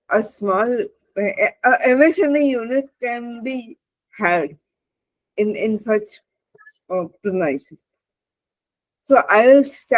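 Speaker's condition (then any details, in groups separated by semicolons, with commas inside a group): Cerebral palsy; spastic left hand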